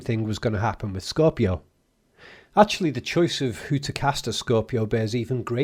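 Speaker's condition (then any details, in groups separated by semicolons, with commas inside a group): No condition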